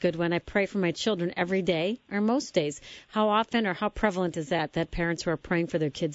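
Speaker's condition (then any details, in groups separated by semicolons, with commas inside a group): No condition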